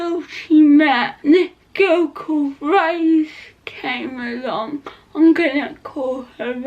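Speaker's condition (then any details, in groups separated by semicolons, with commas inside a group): Cerebral palsy; not quadriplegic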